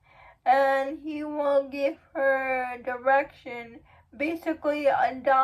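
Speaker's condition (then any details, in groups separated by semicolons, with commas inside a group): Cerebral palsy; uses wheelchair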